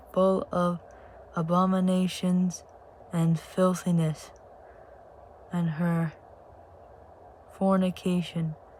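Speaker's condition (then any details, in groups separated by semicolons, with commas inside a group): No condition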